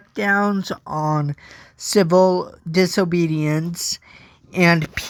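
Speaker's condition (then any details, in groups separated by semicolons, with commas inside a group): Cerebral palsy; from birth, walks with walker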